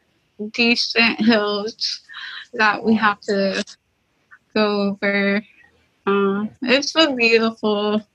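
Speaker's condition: Tracheostomy; facial disfigurement from gunshot wound in suicide attempt at 16, mask worn over 20 years

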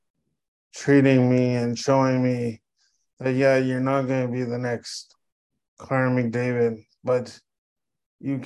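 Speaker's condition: Cerebral palsy; wheelchair from age 5

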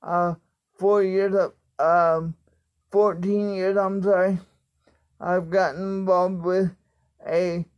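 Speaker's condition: Cerebral palsy; spastic quadriplegic

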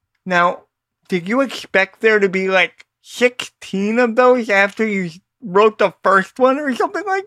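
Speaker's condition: Cerebral palsy; has had to adapt entire life

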